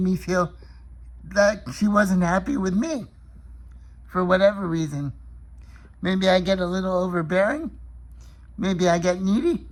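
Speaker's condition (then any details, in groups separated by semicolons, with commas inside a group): Cerebral palsy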